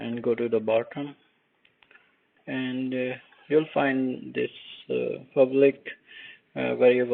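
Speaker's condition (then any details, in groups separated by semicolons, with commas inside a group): No condition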